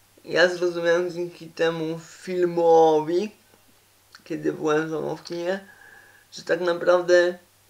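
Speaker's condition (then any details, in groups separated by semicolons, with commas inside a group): Cerebral palsy; uses wheelchair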